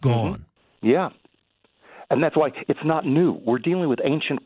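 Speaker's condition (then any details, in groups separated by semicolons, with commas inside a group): No condition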